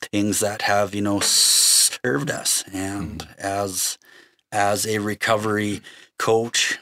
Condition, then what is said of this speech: Stuttering. You know, I spent my whole life not wanting, you know, to, you know, talk because of my stutter.